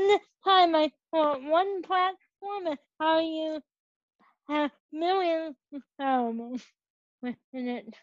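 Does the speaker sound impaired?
Yes: cerebral palsy; present from birth; age 21.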